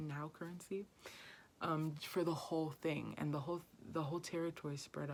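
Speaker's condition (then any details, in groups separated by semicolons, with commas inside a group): No condition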